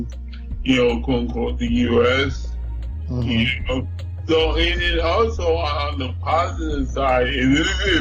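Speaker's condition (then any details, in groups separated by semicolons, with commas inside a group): Cerebral palsy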